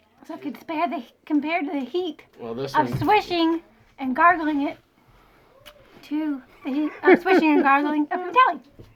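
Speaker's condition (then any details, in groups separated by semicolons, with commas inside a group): No condition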